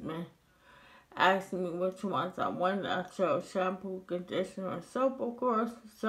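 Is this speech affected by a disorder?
Yes: ALS.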